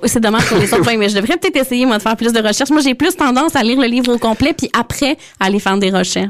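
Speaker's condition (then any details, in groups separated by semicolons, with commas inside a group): No condition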